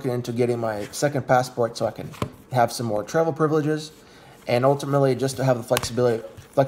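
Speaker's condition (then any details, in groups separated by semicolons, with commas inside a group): No condition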